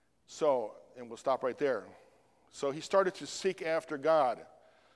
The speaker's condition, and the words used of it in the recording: No condition.